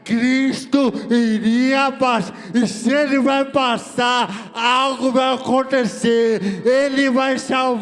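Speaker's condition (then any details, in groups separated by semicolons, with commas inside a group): Cerebral palsy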